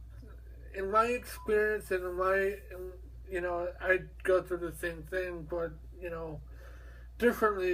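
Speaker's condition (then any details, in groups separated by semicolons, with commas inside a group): Mobius syndrome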